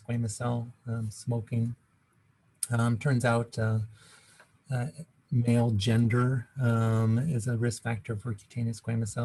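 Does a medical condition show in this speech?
No.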